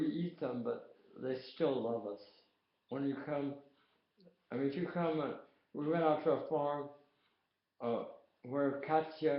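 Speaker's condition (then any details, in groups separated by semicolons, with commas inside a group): Tongue cancer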